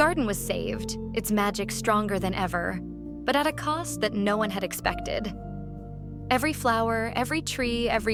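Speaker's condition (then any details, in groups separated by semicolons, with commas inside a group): No condition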